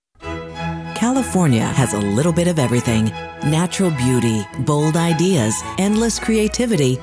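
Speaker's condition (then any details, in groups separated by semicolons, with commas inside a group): No condition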